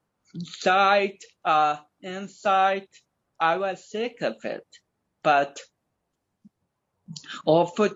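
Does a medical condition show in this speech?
Yes: cerebral palsy; speech affected.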